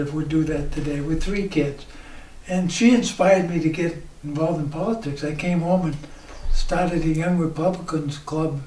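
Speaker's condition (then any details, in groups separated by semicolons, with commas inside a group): ALS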